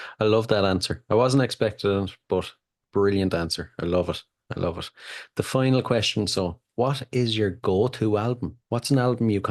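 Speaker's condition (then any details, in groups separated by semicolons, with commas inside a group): No condition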